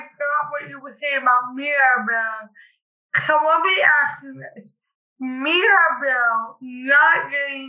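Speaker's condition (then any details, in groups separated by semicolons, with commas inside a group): Cerebral palsy; cerebral palsy since childhood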